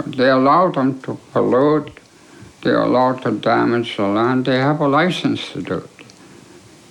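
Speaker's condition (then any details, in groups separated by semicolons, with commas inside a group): ALS; affects swallowing and speech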